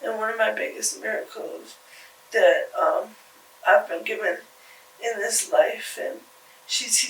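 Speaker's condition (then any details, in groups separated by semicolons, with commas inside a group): Cerebral palsy; from birth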